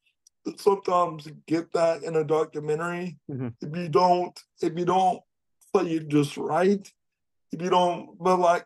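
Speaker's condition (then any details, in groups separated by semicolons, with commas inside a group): Cerebral palsy; able to speak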